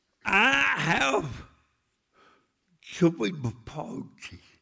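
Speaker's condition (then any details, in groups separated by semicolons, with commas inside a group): Cerebral palsy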